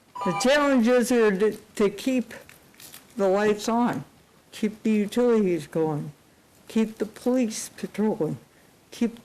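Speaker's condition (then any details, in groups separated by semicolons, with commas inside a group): Cerebral palsy; unable to type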